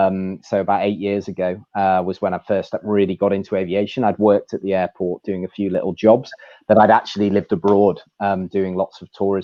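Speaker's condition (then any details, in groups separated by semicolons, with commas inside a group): No condition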